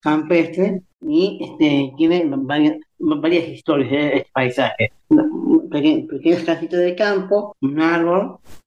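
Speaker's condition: Down syndrome; age 64

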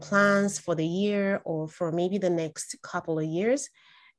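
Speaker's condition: No condition

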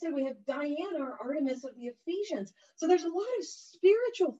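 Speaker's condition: No condition

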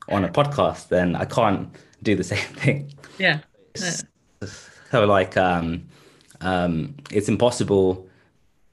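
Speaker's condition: Stuttering; stuttering with blocks, neurological predisposition, attended speech courses and speech forums; blocks and stumbles, sometimes fluent with friends, fluent in rehearsed solo talk after repeated practice; repeated sounds, blocks

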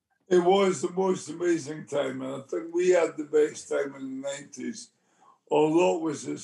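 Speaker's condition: Motor neurone disease; speech therapists offered

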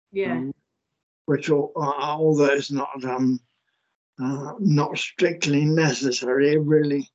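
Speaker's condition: Motor neurone disease; primary lateral sclerosis (PLS), rare very slow long-running variant, first symptom slight speech slurring, voice progressed slowly; many years since diagnosis, wheelchair user from about four years after diagnosis, first chair lasted five years; slight slurring still audible, affected s sounds, weak soft husky voice, hard to hear in ambient noise

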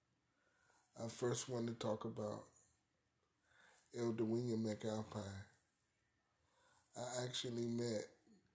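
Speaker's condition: Cerebral palsy; arthritis

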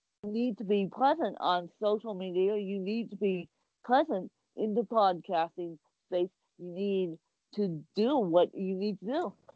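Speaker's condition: Ataxic spastic cerebral palsy; physical disability

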